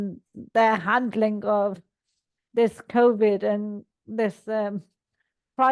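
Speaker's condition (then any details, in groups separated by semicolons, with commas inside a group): Cerebral palsy; all four limbs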